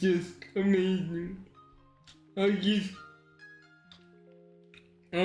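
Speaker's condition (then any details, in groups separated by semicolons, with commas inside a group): Cerebral palsy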